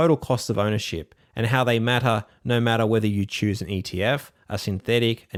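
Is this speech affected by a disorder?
No.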